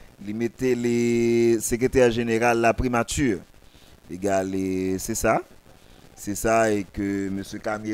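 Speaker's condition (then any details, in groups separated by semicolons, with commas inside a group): No condition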